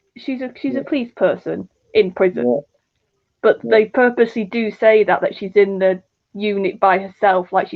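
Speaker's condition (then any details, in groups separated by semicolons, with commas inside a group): No condition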